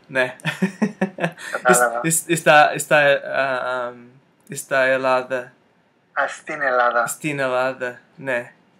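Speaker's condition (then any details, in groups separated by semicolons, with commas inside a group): No condition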